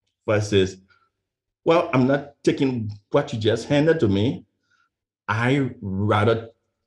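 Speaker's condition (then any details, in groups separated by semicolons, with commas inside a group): Stuttering; stutter first noticed by mother at age 8, lifelong; fear of speaking in high school, tried to skip own valedictorian graduation speech; prolonged sounds, blocks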